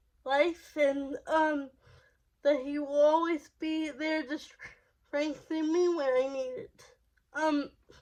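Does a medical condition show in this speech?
Yes: cerebral palsy.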